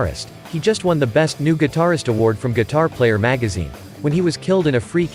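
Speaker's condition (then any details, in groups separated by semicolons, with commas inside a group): No condition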